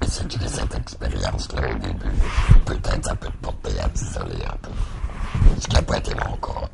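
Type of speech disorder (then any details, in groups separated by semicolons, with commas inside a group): Speech with a voice prosthesis; total laryngectomy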